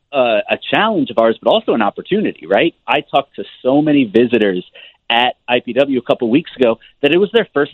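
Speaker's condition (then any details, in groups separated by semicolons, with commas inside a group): No condition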